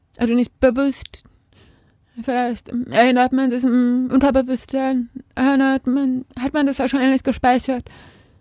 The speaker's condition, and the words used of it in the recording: Deafness. Viele Hörende, mit denen ich bin, die vergessen manchmal, dass ich gehörlos bin, weil ich spreche.